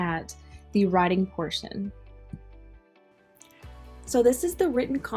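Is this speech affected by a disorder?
No.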